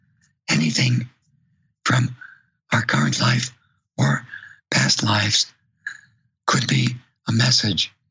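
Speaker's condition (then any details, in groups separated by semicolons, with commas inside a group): Vocal cord paralysis; attributed to early childhood trauma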